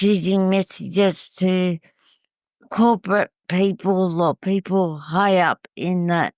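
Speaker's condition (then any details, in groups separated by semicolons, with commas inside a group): Cerebral palsy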